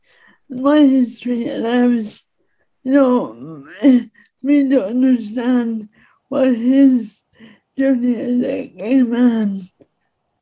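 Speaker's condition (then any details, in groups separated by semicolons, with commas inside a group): Speech impediment; disabled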